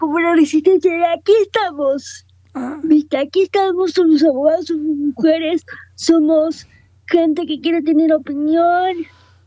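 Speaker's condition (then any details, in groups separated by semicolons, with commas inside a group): Cerebral palsy, quadriparesis; wheelchair user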